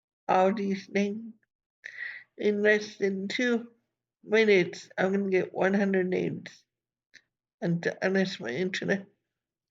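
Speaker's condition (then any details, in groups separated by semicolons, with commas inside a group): Cerebral palsy; from birth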